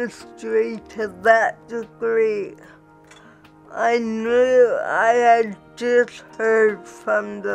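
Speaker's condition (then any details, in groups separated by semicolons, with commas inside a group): Cerebral palsy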